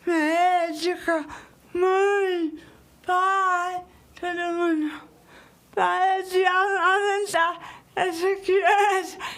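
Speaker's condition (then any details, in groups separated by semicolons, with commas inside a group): Cerebral palsy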